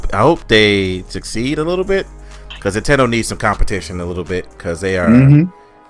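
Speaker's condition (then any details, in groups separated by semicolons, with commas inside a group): No condition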